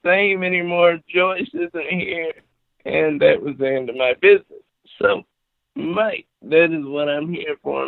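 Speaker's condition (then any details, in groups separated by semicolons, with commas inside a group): Cerebral palsy; confined to wheelchair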